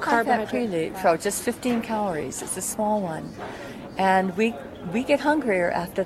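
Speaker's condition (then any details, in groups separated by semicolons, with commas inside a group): No condition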